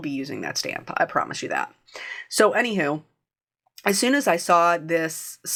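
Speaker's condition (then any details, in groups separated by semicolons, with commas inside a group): No condition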